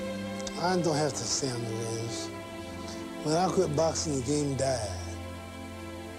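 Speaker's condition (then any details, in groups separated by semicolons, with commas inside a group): Parkinson's syndrome; mild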